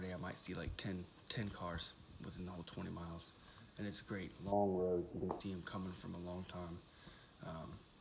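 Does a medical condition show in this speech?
No.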